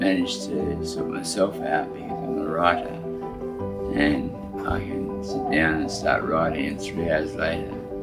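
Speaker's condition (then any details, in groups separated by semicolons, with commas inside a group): Parkinson's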